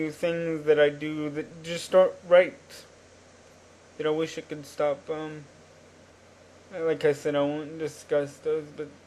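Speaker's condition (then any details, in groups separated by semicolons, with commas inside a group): Cerebral palsy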